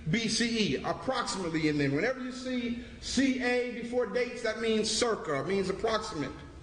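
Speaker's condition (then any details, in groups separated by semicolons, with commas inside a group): No condition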